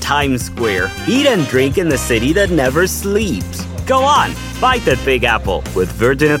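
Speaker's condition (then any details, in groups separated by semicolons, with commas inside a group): No condition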